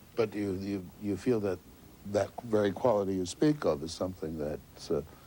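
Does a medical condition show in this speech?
No.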